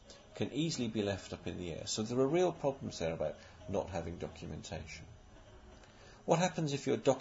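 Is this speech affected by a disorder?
No.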